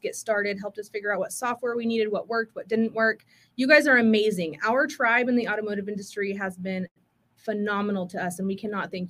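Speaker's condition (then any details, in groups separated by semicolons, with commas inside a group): No condition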